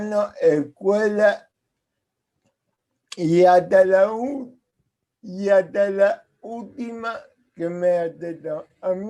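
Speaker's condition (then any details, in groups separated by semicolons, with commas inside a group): Cerebral palsy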